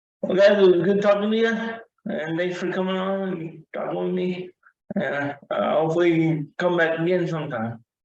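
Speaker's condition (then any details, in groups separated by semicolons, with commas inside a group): Cerebral palsy, severe; wheelchair user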